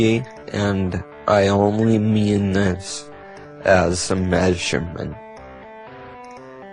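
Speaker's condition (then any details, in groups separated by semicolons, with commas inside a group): Multiple sclerosis; severe shaking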